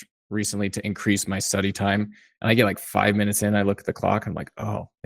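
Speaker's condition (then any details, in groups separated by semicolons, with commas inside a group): No condition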